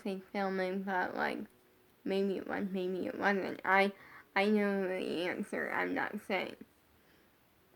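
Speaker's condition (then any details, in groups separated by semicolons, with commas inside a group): Brain injury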